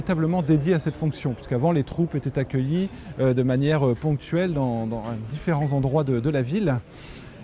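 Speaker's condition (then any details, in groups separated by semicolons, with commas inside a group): No condition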